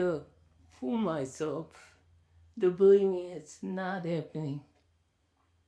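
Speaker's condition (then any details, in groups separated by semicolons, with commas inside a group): ALS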